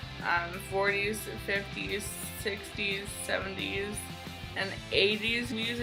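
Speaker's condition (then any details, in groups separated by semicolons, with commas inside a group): Cerebral palsy, mild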